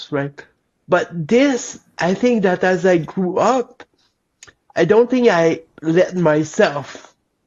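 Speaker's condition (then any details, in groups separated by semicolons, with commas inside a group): Cerebral palsy; lifelong; age 45, childhood physiotherapy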